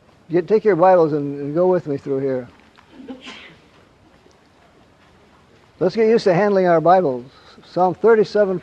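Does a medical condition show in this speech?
Yes: Parkinson's; gets up around 3 am.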